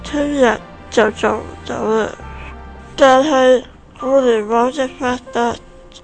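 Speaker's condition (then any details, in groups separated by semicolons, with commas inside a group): Spinal muscular atrophy; most severe form, progressive loss of movement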